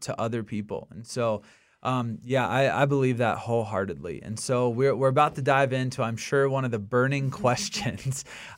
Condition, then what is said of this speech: None; typical speech.